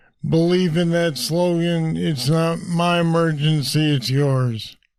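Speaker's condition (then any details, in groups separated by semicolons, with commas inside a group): Parkinson's disease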